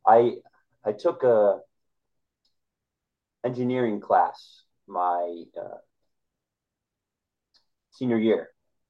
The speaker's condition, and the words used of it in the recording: Stuttering. It bothers me, angers me, and it's something I'm constantly trying to improve.